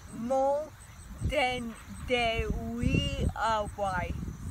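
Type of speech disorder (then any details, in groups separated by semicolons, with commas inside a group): Apraxia of speech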